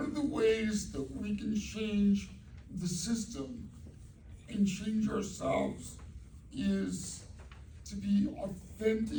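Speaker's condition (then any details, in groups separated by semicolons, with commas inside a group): Cerebral palsy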